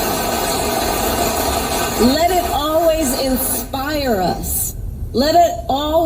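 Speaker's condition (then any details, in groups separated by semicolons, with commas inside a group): No condition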